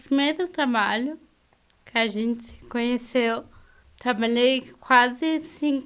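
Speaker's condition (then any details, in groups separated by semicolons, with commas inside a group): Cerebral palsy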